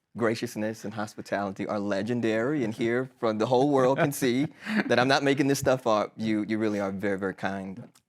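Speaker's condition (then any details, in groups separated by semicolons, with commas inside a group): No condition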